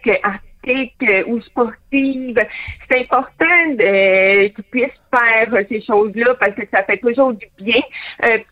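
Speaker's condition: Hearing loss with cochlear implant; hard of hearing, born deaf, total silence when implant removed in water, lip reading helps; hears interviewer by phone through cochlear implant, some people harder to understand by phone; phone understanding varies by person

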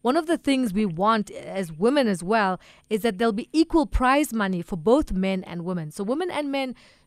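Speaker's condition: No condition

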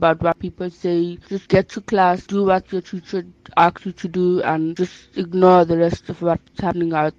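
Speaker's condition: Bilateral sensorineural hearing loss; speech never fully clear, long-term speech therapy to maintain speech

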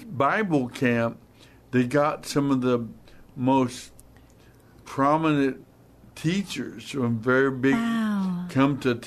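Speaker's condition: Hemorrhagic stroke; hemorrhagic stroke in basal ganglia, not a clot, right side of body paralyzed; talks funny, voice stressed tonight, speaks slowly and deliberately to be understood, daughter Stacy helps

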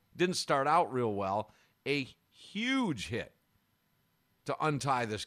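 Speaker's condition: No condition

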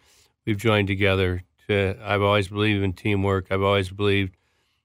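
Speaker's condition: Parkinson's disease; speech tough, learned voice correction in Big and Loud therapy

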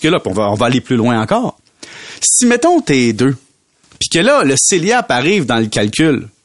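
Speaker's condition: No condition

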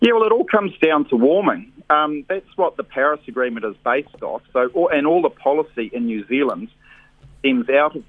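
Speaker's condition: No condition

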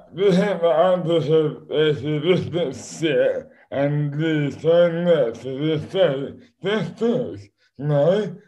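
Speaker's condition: Dystonia; affects speech and hands

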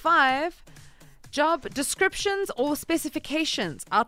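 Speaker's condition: No condition

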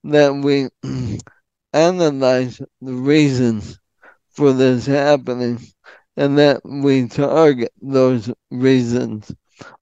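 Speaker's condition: ALS; speaks in full sentences

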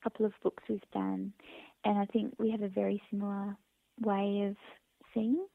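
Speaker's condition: No condition

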